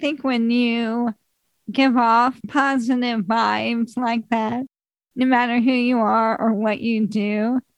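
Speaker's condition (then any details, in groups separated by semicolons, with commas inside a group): ALS; terminal ALS, no cure; voice changing and declining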